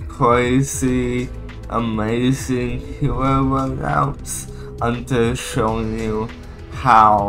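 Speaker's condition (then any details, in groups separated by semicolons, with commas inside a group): Cerebral palsy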